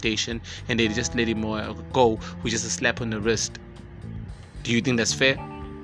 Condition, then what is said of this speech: No condition.